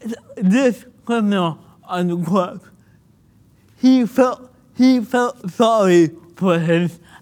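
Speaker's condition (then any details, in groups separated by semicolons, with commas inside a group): Cerebral palsy; spasms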